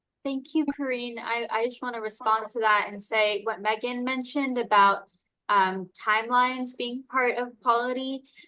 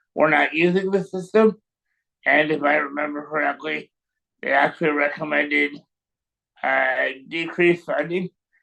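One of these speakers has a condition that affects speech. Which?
The second: cerebral palsy; long-term services and supports; voice may sound raised or yelling.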